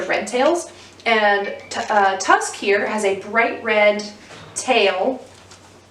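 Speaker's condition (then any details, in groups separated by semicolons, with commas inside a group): No condition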